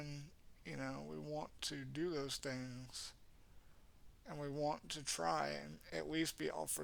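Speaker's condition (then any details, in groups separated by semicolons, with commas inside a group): Cerebral palsy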